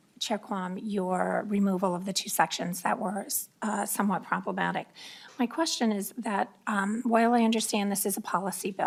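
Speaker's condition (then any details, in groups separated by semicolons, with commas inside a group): No condition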